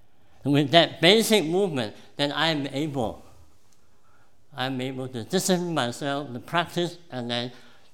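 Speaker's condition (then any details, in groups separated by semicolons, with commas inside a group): Cleft palate; congenital cleft palate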